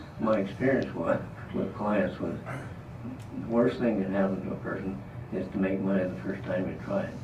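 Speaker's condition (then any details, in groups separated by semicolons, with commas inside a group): Parkinson's disease; trouble talking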